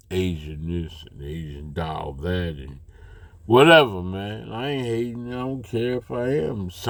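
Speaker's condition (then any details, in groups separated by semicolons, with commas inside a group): Slurred speech; still slurs words occasionally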